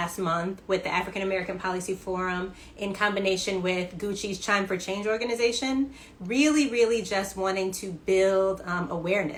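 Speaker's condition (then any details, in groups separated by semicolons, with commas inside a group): No condition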